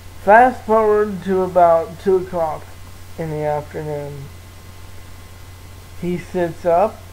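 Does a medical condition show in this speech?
Yes: cerebral palsy.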